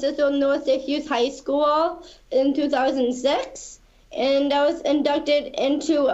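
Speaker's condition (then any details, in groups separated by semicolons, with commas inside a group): Down syndrome; reads and speaks better than sings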